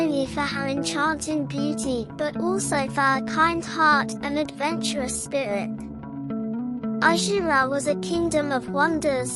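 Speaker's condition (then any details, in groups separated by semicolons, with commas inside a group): No condition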